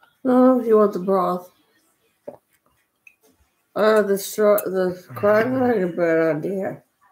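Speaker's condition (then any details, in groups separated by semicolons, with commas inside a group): Cerebral palsy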